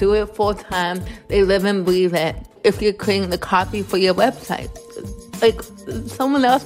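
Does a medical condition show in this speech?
Yes: cerebral palsy; from birth, born two months premature, 2 pounds 12 ounces, significant motor skill delays, physical and occupational therapy as child.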